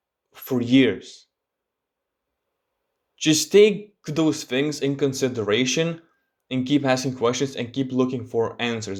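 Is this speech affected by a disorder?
No.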